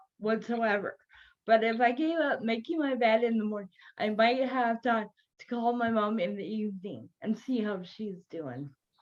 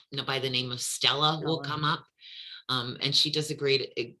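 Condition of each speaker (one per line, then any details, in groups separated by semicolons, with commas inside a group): Cerebral palsy; from birth; early difficulty forming words, learned by mimicry, no speech therapy
No condition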